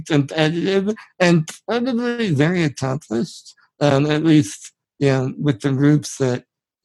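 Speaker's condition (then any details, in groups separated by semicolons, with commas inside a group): Spinal muscular atrophy; genetic, from birth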